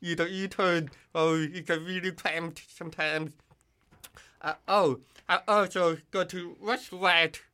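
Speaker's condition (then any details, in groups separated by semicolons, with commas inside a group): Deafness; formerly hearing aids, now water-resistant cochlear implant with ear hook, cannot follow distant speakers; voice distorted when screaming at full volume, needs others' feedback on loudness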